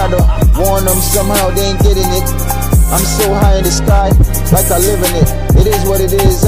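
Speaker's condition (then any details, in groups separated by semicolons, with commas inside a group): No condition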